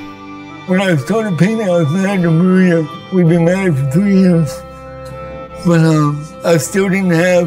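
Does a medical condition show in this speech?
Yes: cerebral palsy; from birth.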